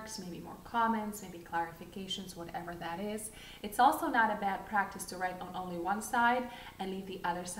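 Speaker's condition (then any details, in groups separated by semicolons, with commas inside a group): No condition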